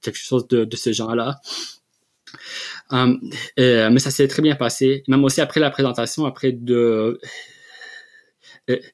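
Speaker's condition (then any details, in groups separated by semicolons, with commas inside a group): Stuttering; speech therapy in Quebec for 5 to 7 months; blocks, repetitions, stutters more when stressed or anxious, blocks on Zoom, barely able to answer; repeated sounds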